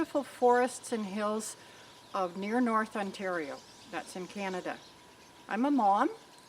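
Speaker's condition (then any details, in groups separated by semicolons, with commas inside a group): No condition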